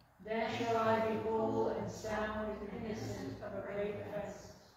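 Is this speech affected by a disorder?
No.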